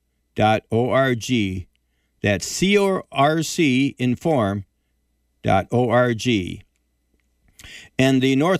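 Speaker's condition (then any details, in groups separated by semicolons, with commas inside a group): No condition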